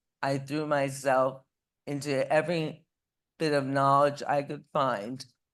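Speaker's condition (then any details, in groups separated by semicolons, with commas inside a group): ALS; first diagnosed primary lateral sclerosis, changed to ALS later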